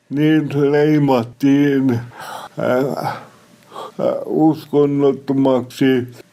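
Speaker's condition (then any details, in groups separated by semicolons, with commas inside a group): Cerebral palsy; somewhat unclear, self-described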